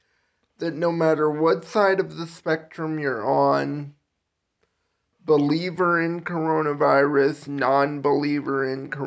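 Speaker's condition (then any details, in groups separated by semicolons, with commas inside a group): Cerebral palsy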